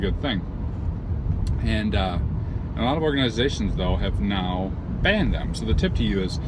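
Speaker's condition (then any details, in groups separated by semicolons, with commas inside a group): No condition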